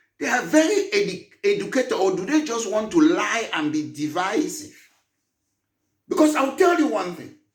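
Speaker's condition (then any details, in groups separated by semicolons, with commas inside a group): No condition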